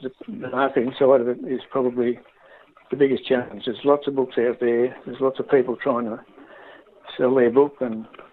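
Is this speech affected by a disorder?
Yes: Parkinson's disease.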